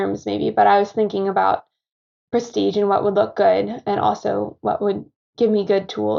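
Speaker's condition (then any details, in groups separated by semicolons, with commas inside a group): No condition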